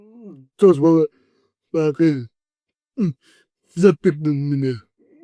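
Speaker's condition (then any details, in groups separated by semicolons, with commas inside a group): Cerebral palsy; 40 years with condition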